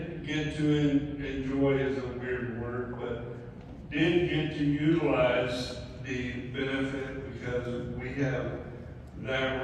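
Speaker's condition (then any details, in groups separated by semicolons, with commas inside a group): ALS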